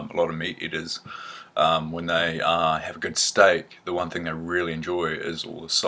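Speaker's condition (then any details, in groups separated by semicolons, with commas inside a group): No condition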